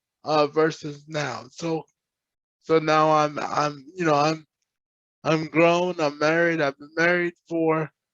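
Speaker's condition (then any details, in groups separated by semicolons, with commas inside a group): Cerebral palsy; present from birth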